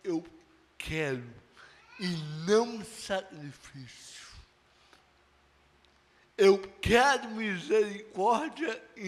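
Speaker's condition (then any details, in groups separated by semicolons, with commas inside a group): Cerebral palsy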